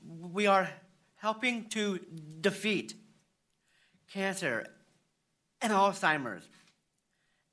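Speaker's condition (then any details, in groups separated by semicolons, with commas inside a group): Down syndrome; recorded testimony to Congress, played as video clip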